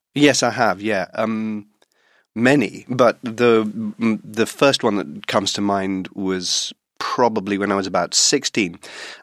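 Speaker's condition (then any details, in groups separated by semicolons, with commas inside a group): No condition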